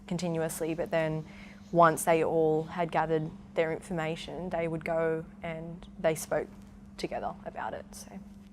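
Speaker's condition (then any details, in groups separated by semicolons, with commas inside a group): No condition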